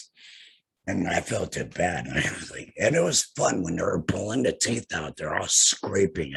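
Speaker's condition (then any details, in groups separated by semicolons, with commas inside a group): Laryngectomy; post-surgery, new dentures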